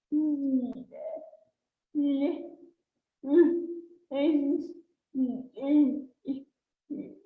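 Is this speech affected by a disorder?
Yes: cerebral palsy; since birth.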